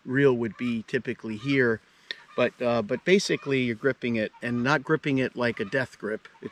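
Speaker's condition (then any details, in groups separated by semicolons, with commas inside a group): No condition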